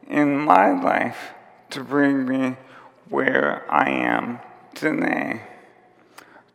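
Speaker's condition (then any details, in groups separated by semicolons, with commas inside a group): ALS; onset with tiredness and clumsiness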